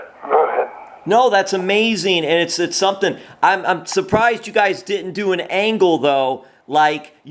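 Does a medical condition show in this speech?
No.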